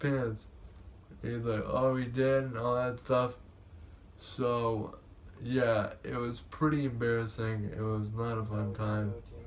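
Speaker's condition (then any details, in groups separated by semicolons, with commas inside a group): Cerebral palsy; able to speak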